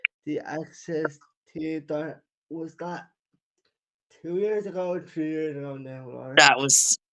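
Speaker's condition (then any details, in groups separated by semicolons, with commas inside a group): Cerebral palsy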